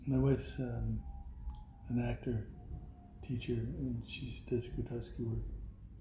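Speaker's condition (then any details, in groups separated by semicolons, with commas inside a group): Parkinson's; voice weakened by Parkinson's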